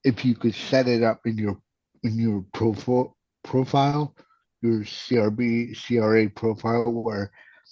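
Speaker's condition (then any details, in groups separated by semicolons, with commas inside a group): Cerebral palsy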